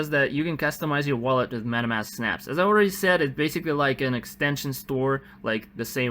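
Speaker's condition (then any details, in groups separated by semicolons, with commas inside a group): No condition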